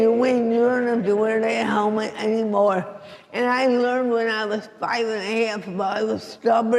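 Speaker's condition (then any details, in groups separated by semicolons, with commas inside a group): Cerebral palsy; affects walking and speech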